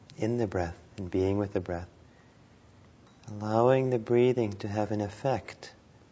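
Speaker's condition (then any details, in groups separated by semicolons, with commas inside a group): No condition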